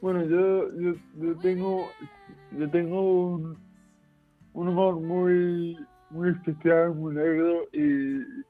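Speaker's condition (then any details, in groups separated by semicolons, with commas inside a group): Cerebral palsy; nervous system damage, mainly physical effects, no intellectual disability, 57% registered disability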